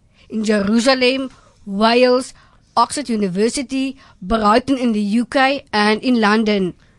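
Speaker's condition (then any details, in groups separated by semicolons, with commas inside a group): Down syndrome; trisomy 21, present from birth in Bloemfontein, no speech therapy or physiotherapy in infancy, stimulated by mother; adult, about 35 years since birth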